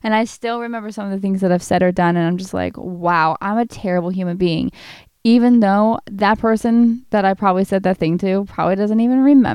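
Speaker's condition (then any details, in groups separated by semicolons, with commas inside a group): No condition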